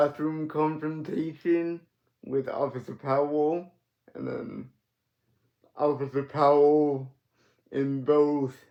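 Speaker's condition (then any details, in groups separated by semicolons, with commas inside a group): Cerebral palsy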